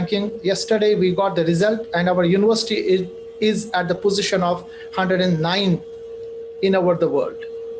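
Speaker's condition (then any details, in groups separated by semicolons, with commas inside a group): No condition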